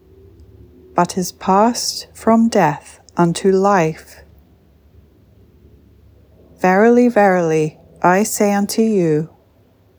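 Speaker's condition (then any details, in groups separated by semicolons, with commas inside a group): No condition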